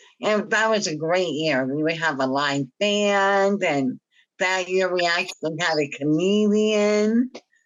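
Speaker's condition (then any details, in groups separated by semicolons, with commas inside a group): Myasthenia gravis; onset in her 40s, uses home BiPAP ventilator; swallowing and talking problems at diagnosis, BiPAP assists breathing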